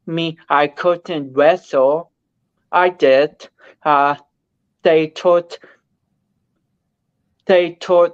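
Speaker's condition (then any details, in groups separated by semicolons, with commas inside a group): Cerebral palsy; affects balance, speech, coordination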